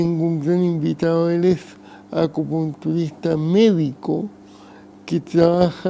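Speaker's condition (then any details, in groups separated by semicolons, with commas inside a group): Cerebral palsy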